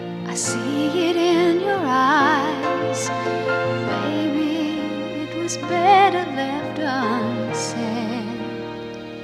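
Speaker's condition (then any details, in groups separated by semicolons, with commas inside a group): No condition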